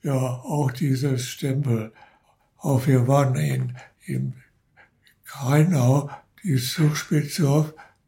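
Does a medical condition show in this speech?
Yes: Parkinson's disease; progressive Parkinson's disease, arm tremor, finger cramping, arm dislocated in car accident with ongoing pain; could not speak properly during earlier sudden spinning vertigo episode, caller noticed voice, ambulance called.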